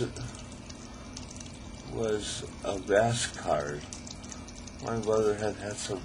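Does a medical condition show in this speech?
Yes: ALS; still able to talk, articulate.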